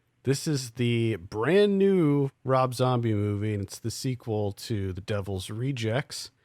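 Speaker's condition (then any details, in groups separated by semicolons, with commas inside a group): No condition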